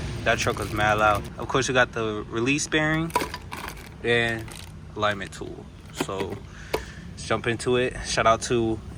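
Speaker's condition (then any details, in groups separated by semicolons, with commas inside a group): No condition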